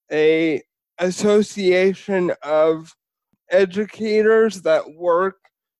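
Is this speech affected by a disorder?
Yes: spastic cerebral palsy; diagnosed shortly before first birthday.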